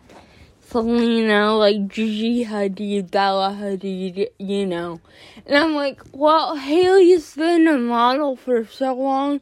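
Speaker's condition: Cerebral palsy; more jerking in class

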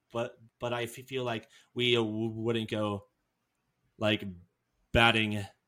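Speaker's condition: Stuttering; varies day to day with bad talking days, called not a disability but annoying; massive pauses, little breaks in speech; repeated sounds, repeated words, prolonged sounds

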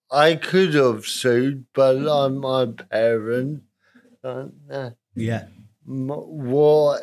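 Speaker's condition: Cerebral palsy, moderate; spastic

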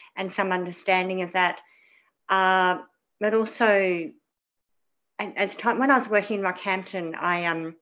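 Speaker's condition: Cleft palate; c for communication skills in primary school

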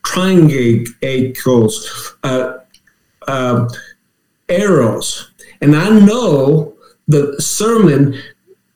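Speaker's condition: Aphasia; left-brain stroke during AFib ablation, brief right-sided weakness, church speech coach from first week; reading, writing on waking, reading returned first, speaking slower, long couldn't say therapy

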